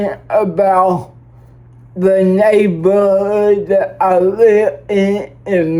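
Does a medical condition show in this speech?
Yes: cerebral palsy.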